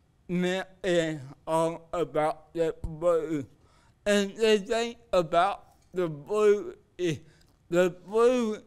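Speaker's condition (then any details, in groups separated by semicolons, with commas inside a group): Cerebral palsy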